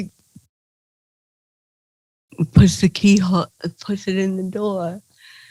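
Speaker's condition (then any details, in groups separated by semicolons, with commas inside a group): Cerebral palsy; since birth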